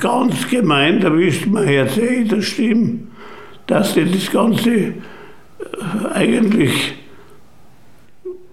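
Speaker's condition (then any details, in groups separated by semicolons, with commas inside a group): Stroke; cause unknown to him, heart possibly involved; feeling poorly since stroke; voice affected, conversation heavily shortened to spare voice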